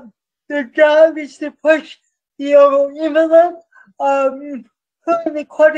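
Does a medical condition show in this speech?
Yes: cerebral palsy; from birth, affects movement.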